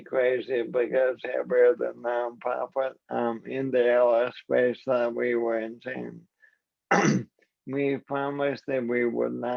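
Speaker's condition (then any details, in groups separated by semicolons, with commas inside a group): ALS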